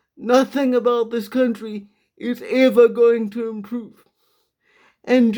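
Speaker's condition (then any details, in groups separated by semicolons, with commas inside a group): Quadriplegic cerebral palsy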